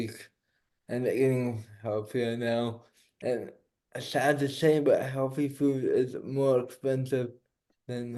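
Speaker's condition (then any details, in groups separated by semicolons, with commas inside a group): Cerebral palsy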